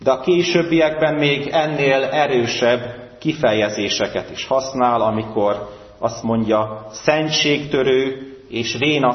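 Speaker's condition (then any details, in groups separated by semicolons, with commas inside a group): No condition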